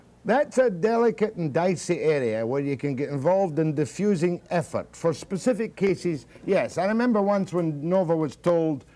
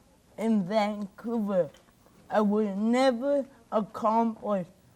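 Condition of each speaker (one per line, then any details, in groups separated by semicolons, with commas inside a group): No condition
Cerebral palsy; walking and hand control improved over past year; speech improved over past year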